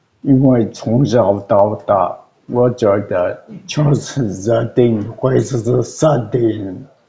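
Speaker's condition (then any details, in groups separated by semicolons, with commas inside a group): Cerebellar atrophy; sudden onset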